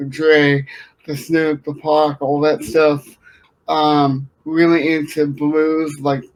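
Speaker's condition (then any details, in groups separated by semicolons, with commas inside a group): Cerebral palsy; from birth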